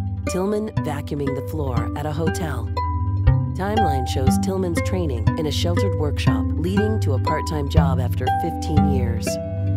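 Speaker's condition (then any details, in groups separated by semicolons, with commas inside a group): No condition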